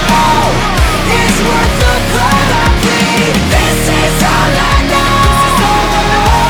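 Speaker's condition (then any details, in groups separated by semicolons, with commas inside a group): No condition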